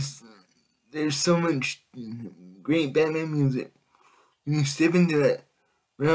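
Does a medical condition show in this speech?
Yes: cerebral palsy; able to speak.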